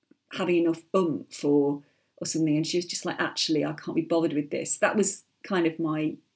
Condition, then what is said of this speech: No condition.